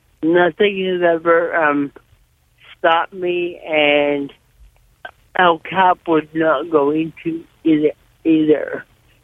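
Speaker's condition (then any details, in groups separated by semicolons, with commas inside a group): Cerebral palsy; severe cerebral palsy from birth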